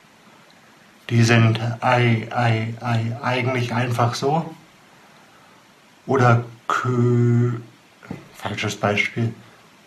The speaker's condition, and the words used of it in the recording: Stuttering. Ja, und ich stotter schon seit meiner Kindheit sehr heftig, so dass ich nicht ohne Stottertherapie aufs Gymnasium konnte und habe da viele Erfahrungen mit Stottertherapien gesammelt.